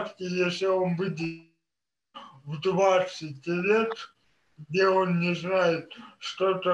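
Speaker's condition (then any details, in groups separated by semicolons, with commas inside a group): Cerebral palsy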